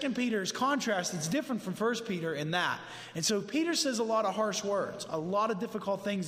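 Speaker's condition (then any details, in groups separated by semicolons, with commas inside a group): No condition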